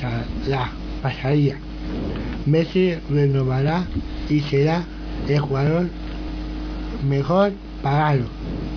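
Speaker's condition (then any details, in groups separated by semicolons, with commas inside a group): Down syndrome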